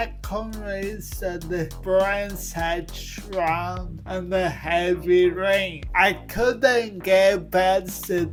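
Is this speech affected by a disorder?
Yes: cerebral palsy.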